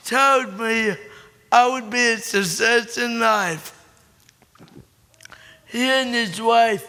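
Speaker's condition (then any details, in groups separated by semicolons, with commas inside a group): Cerebral palsy; born premature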